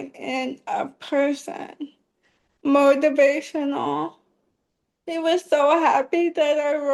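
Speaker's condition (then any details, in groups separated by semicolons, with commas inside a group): ALS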